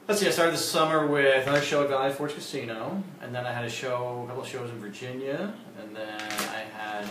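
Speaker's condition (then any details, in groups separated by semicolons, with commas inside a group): No condition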